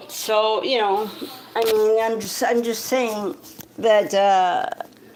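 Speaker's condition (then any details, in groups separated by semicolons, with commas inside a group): Cerebral palsy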